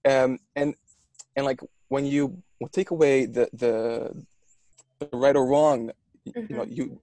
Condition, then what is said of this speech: Stuttering. It's my stuttering like rubbing off on you.